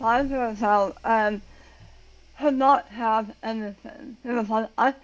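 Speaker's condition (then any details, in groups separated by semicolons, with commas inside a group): Tongue cancer surgery; most of tongue removed, radiation to half of neck; nine years since diagnosis, remission, neck tightness, jaw locking; altered speech, cannot raise voice, worse when tired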